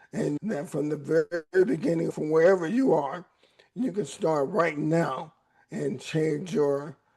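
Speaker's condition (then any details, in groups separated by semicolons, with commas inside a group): ALS; voice raspy at times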